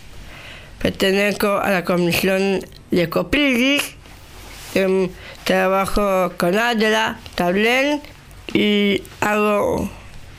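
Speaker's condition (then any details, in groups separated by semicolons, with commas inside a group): Down syndrome; with intellectual disability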